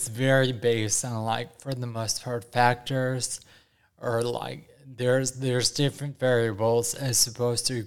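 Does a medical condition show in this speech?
Yes: ataxia after strokes, mild; ataxia with uncoordinated movements and weakness after four strokes, nine brain surgeries, formerly walker and cane; about seven years since strokes, much recovered, more independent, no longer hunched over walker; initially nonverbal, knew only ASL alphabet, improvised signs, now slight speech impediment, not really bad.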